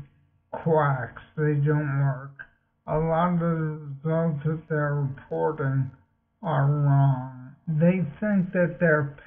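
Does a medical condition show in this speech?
Yes: multiple sclerosis.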